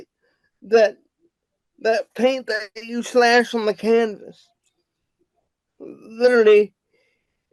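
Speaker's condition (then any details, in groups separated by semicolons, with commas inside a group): Cerebral palsy; wheelchair user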